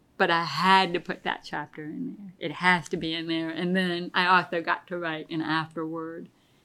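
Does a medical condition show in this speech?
Yes: deafness; pretty bad tinnitus.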